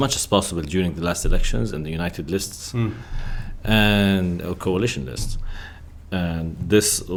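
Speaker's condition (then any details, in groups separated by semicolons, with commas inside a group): No condition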